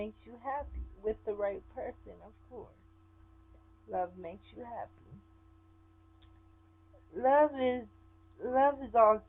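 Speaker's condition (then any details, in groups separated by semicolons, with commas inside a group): Cerebral palsy; from birth, affects hand; uses wheelchair; sometimes affected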